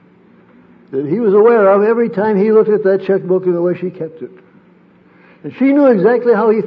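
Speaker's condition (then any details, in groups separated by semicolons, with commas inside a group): Parkinson's disease; sleep disrupted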